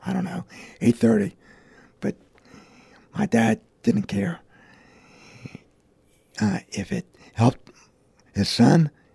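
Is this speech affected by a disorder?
Yes: vocal cord damage; gunshot to head, Austin mini-mart shooting, traumatic brain injury, right side and arm weak, limp; one vocal cord paralyzed, other works very little; bullet went through speech area, no speech two months, speech and language returned.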